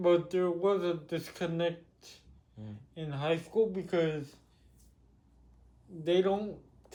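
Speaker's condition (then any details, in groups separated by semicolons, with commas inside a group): Cerebral palsy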